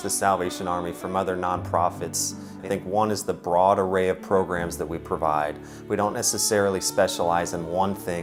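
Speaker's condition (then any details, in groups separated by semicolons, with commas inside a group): No condition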